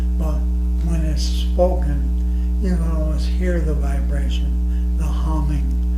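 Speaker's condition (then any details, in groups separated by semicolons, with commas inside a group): ALS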